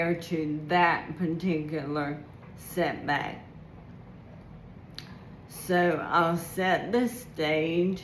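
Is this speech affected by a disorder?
Yes: ALS.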